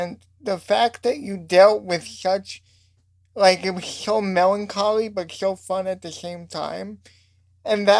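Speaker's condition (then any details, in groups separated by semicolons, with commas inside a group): Cerebral palsy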